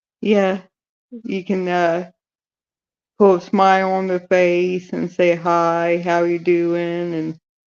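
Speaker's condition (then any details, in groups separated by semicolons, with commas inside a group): Cerebral palsy; speech affected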